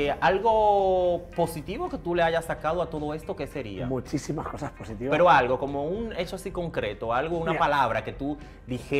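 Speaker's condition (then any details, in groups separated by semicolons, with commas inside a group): No condition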